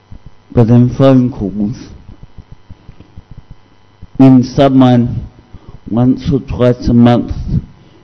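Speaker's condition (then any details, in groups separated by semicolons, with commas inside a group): Cerebral palsy; cerebral palsy from being dropped in infancy while passed between relatives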